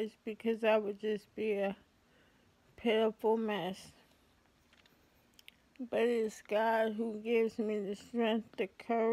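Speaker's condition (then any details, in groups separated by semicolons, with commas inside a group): ALS; affects hands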